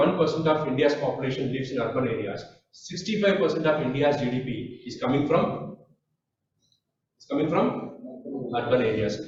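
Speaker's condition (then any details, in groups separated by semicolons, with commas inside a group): No condition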